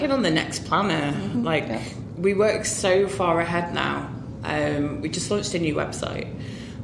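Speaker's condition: No condition

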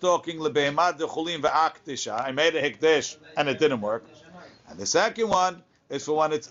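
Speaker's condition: No condition

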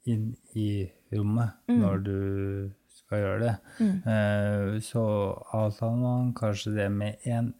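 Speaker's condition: ALS; no use of arms or legs, sudden leg spasms, relies on assistants for daily care; uses breathing help, good and bad days, clenching and teeth grinding on bad days

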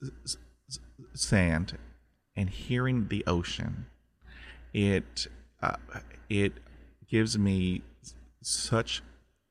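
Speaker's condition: Stuttering; stutter since childhood, 20 years speech therapy first on fluency, hypnosis, military hypnotherapist on mental health; repeated sounds

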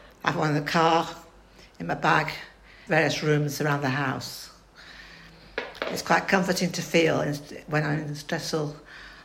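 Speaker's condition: Parkinson's; diagnosed around lockdown, speech change an early warning sign, past Lee Silverman BIG and LOUD programme, helped loudness; speech deteriorating over last three years, causing isolation; very fast festinating speech, words run together and abut

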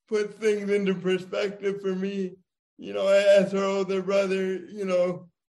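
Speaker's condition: Cerebral palsy; diagnosed as firstborn child

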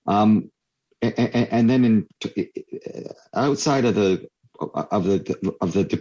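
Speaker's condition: Stuttering; stuttering since childhood; repeated sounds, repeated words, prolonged sounds, blocks

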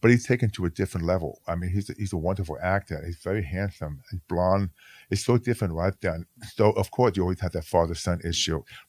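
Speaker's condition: Hearing loss; severe speech impediment as a child

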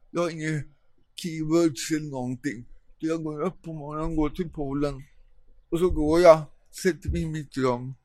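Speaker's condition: Cerebral palsy; worse in cold

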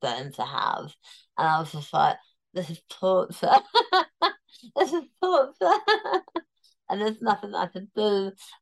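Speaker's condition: Tongue cancer, near-total glossectomy, stage 4 tongue cancer; cancer free, eats liquid and pureed foods

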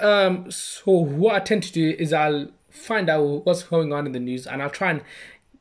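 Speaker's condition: Stammer; stammer since childhood, mocked and imitated by other kids from primary school; age 26, saying own name takes a long time; struggles saying own name, stammers less with put-on Birmingham accent or exaggerated speech; prolonged sounds

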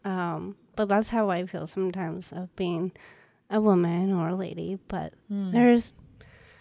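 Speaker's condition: Down syndrome; present since birth

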